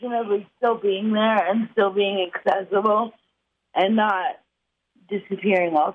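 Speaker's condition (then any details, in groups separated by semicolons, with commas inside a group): Cerebral palsy; chokes on liquids or spills when drinking from cup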